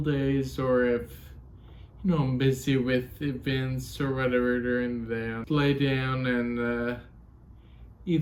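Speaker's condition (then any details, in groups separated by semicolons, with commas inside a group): Ataxia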